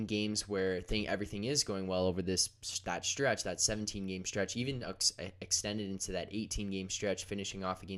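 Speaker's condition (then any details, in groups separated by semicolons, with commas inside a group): No condition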